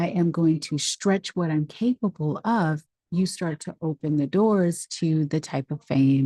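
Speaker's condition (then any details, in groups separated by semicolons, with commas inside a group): No condition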